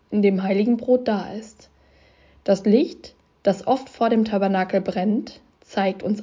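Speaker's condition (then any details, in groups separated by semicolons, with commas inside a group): No condition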